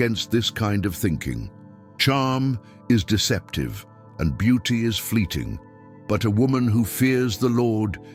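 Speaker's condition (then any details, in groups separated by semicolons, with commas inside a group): No condition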